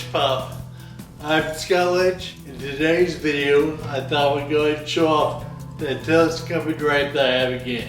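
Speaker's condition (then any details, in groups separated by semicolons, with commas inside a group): Friedreich's ataxia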